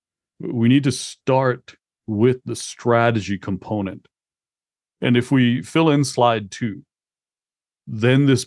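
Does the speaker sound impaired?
No.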